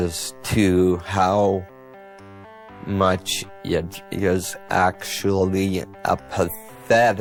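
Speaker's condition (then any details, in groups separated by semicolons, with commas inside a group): Multiple sclerosis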